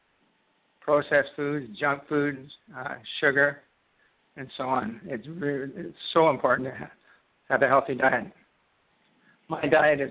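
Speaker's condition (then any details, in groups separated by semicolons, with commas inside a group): Parkinson's disease; left-sided onset, smell and taste loss first, left index finger tremor, no medication, one brain therapy; left hand weakness and poor dexterity, shuffle walking, freezing about two years, brain fog, daily exercise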